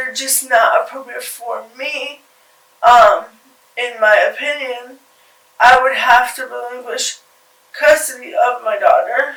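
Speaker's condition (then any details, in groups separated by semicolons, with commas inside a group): Cerebral palsy; from birth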